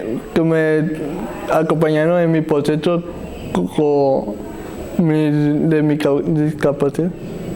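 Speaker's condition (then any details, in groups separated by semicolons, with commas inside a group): Cerebral palsy; spastic type, stiffness, mobility difficulties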